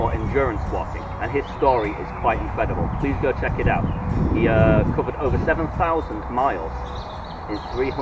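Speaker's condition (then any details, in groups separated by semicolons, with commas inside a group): No condition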